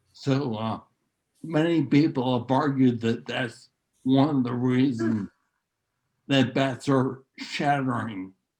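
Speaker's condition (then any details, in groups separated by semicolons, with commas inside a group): Neurological disease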